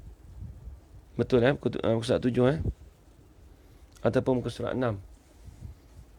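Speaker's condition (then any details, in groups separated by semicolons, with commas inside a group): No condition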